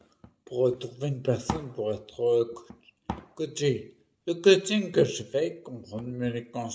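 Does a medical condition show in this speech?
Yes: primary progressive multiple sclerosis.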